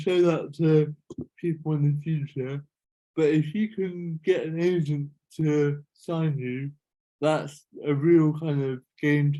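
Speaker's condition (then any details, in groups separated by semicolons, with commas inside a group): Cerebral palsy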